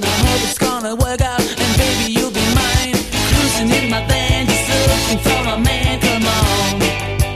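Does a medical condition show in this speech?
No.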